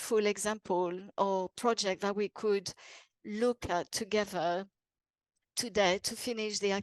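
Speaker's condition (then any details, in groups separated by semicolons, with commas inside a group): No condition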